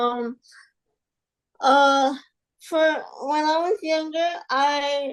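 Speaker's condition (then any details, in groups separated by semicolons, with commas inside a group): Spastic quadriplegic cerebral palsy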